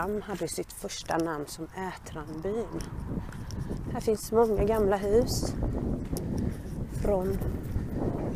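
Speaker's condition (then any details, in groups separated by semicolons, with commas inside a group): No condition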